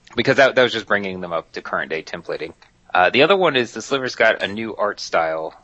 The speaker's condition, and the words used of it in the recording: No condition.